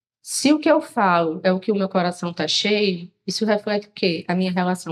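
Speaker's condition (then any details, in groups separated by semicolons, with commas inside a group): No condition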